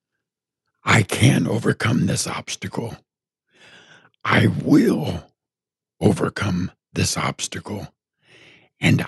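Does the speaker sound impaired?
Yes: partial laryngectomy from throat cancer; throat cancer survivor.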